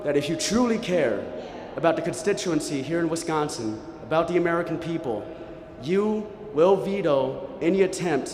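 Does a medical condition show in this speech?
No.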